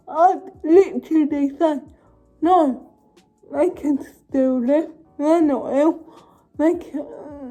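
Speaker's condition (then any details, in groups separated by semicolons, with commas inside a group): Cerebral palsy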